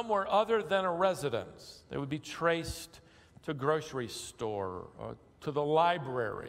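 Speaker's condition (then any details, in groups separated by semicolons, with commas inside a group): No condition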